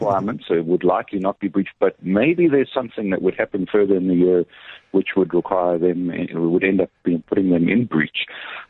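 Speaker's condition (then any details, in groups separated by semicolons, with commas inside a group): No condition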